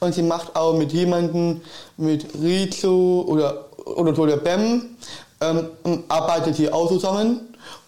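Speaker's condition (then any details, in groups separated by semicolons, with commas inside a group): Down syndrome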